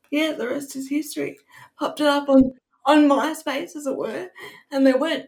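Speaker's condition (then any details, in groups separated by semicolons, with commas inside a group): Cerebral palsy; sometimes taken for drunk on first sight on cam, speech affected on bad days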